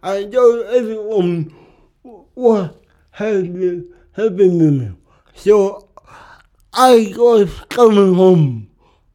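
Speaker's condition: Cerebral palsy; used to walk, wheelchair user after leg broke, learning difficulty; speech can be hard sometimes

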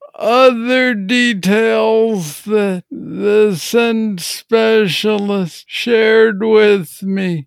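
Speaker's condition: Parkinson's disease; smell improving, able to identify coffee roast, baseline smell test with follow-up in 4 months

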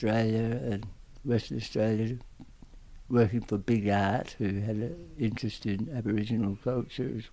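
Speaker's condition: Tongue cancer; aggressive tongue cancer

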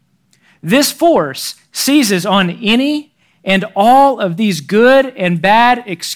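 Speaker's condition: No condition

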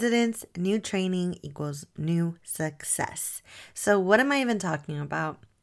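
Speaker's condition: No condition

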